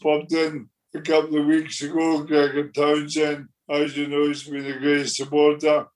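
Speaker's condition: Motor neurone disease; progressive, notably worse than a couple of years ago

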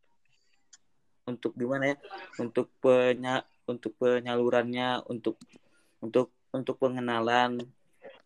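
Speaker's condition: Stuttering; stuttering since primary school grade 3, self-affirmations with mixed effect, therapist advice in Indonesian Stutter group; own speaking practice, opening up social interaction, interacting with new people; stutter lessening day by day with practice; repeated sounds, repeated words

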